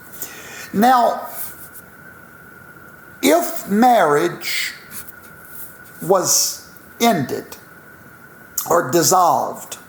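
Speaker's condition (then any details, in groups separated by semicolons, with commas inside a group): No condition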